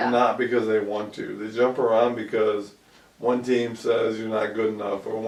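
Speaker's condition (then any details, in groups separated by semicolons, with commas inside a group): ALS; about 2 years since onset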